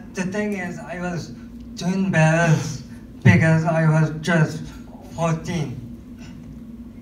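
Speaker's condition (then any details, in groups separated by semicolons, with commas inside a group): Cerebral palsy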